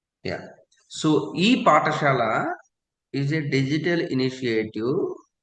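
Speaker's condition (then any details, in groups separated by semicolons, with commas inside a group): No condition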